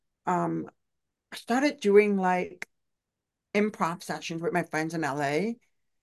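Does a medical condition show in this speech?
Yes: deaf; sign language user.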